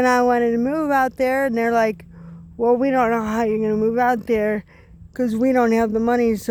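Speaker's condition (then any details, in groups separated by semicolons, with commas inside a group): Cerebral palsy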